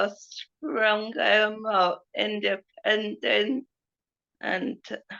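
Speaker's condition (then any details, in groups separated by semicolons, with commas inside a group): Cerebral palsy; previously muscle relaxants for leg spasms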